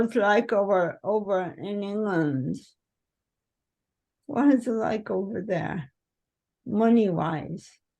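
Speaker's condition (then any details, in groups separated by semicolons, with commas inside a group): Cerebral palsy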